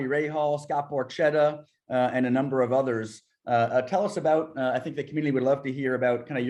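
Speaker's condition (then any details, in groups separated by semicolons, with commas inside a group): No condition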